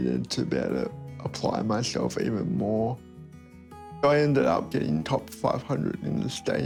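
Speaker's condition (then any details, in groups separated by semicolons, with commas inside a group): Cerebral palsy; no speech until age 5 or 6, insufficient breath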